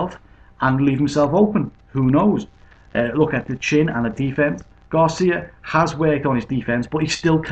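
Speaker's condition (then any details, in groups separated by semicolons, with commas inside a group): No condition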